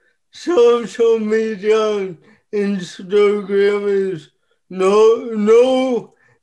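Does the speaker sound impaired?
Yes: cerebral palsy; ongoing gym workouts, reported to make cerebral palsy stronger.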